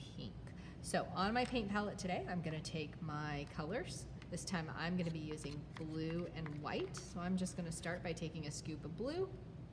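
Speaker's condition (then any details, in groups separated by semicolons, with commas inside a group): No condition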